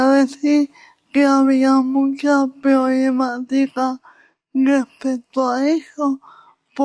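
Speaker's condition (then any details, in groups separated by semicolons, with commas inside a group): Cerebral palsy; unchanged since earlier assessment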